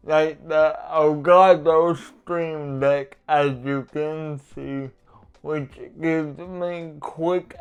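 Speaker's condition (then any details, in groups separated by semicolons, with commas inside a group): Cerebral palsy; uses adaptive equipment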